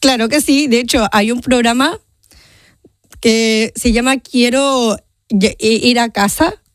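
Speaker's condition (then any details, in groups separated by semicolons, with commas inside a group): Down syndrome; genetic, from birth; age 30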